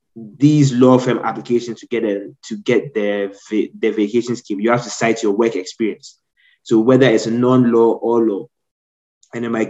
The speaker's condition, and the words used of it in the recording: Stuttering. And now when I speak, often people tell me that, oh, they don't even detect that I stammer, but I do stammer, but I just know how to manage it.